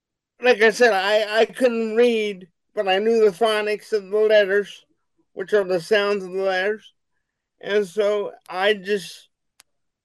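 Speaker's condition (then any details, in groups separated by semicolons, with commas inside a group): Cerebral palsy; wheelchair bound, childhood processing difficulty, occupational and physical therapy improved communication, types with right index finger; unstable voice, pitch goes high and low, speech recognition software produces nonsense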